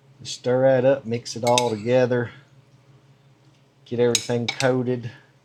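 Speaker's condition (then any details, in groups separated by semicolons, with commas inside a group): No condition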